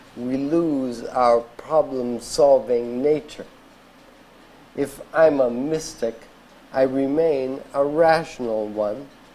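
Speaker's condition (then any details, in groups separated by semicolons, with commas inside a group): ALS; diagnosed eight years ago, at age 35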